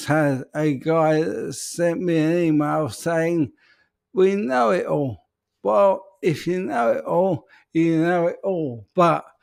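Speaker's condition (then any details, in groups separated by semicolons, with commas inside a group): ALS; speech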